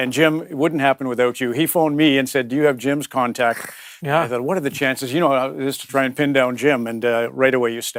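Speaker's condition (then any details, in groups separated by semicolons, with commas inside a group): No condition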